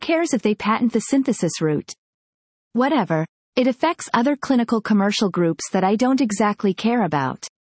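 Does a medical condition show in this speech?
No.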